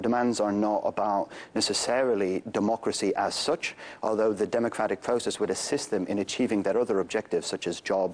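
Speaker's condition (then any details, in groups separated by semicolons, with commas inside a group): No condition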